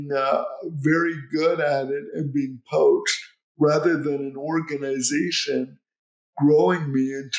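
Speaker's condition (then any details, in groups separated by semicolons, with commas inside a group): Cerebral palsy; speech unclear since childhood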